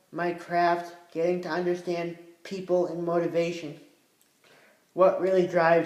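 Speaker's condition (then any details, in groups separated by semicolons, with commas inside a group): Cerebral palsy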